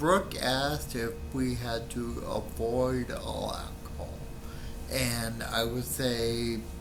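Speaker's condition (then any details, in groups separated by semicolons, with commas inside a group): Friedreich's ataxia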